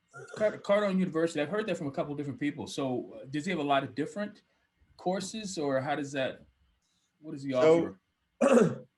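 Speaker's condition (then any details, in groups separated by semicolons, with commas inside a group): No condition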